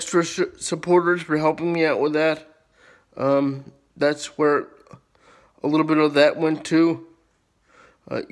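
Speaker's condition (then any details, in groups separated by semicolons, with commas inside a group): Cerebral palsy, spastic diplegia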